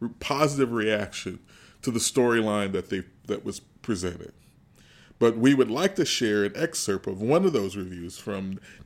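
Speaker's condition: No condition

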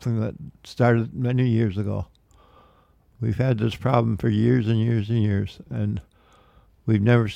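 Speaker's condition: Parkinson's disease; man aged 73

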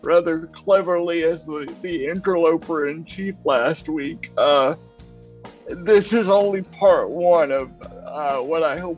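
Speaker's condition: Cerebral palsy; uses a wheelchair

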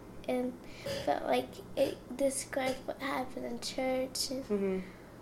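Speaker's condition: Cerebral palsy; finds reading own poetry aloud hard, cannot say it as intended

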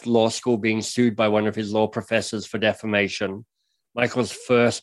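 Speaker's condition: Cleft lip and palate; speech impediment

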